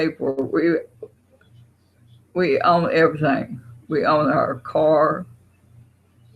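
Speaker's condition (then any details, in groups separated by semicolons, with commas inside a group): Parkinson's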